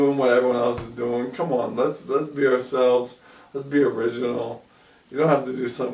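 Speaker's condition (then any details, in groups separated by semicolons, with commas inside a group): ALS; about 2 years since onset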